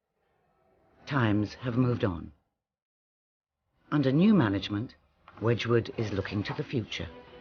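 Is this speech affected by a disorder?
No.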